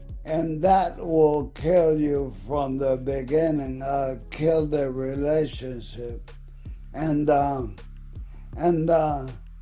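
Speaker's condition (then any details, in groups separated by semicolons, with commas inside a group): ALS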